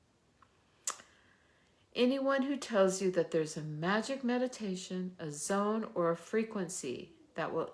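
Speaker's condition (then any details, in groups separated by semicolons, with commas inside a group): No condition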